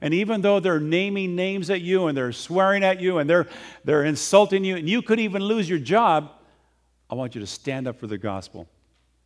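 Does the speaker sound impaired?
No.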